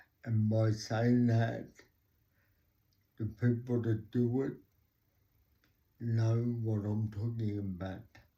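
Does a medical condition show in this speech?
Yes: cerebral palsy; talks slowly.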